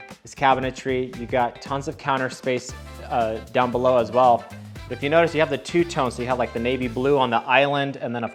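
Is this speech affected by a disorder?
No.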